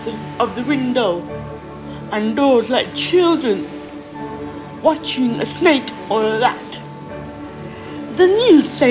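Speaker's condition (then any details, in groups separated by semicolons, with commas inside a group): Mild cerebral palsy; mild, present from birth; struggles with speech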